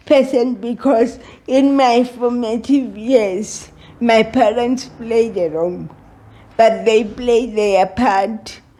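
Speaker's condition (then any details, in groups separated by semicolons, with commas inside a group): Cerebral palsy; moderate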